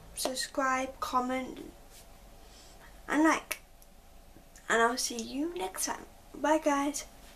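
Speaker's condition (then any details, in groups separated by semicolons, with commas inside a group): Cerebral palsy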